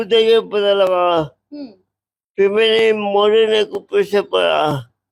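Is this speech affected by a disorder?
Yes: cerebral palsy.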